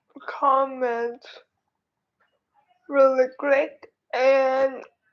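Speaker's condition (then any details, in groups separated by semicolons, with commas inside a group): Cerebral palsy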